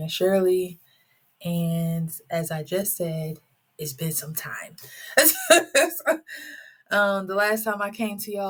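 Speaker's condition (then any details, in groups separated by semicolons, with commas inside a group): No condition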